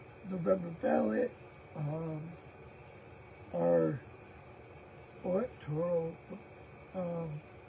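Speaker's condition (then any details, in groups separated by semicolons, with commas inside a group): Cerebral palsy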